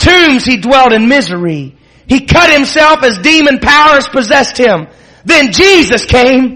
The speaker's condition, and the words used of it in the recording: No condition.